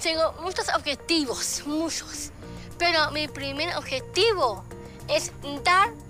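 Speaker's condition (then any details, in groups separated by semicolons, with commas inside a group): Down syndrome; short limbs, small feet, hands and arms, short neck and torso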